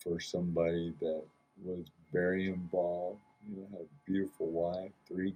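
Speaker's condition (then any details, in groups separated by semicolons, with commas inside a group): Multiple sclerosis; about 28 years since onset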